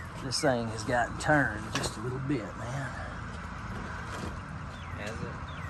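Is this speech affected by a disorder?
No.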